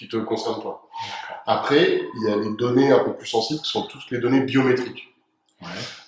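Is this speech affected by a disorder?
No.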